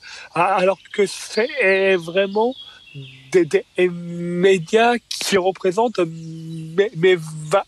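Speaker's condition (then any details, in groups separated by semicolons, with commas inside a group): Stuttering; developmental stuttering, diagnosed at age 4, first misdiagnosed as Gilles de la Tourette by psychiatrist; stutter noticeable on stage, audience thought stutter was acted, elocution and rhythm not radio-smooth; repeated words, prolonged sounds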